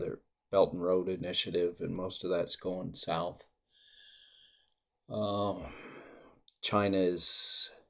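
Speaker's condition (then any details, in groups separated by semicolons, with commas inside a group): No condition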